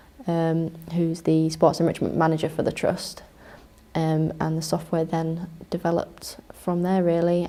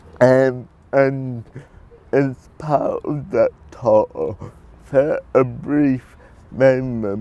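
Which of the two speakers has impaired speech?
The second: cerebral palsy; cerebral palsy from birth; early prognosis of never talking.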